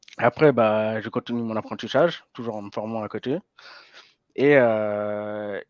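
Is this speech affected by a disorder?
Yes: hearing impairment from birth; congenital hearing loss, diagnosed around age 4, lip reading since birth, school to learn spoken French; learned to speak at age 4, slight effect on speech noticeable now and then.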